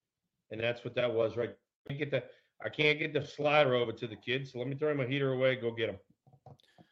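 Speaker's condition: No condition

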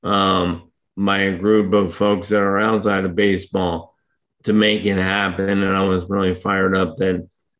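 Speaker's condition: ALS; difficulty speaking for long periods

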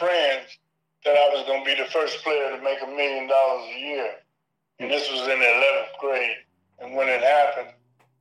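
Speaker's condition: Parkinson's disease; left knee replaced, rehabilitation after replacement

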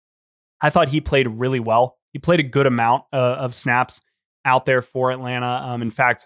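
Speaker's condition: No condition

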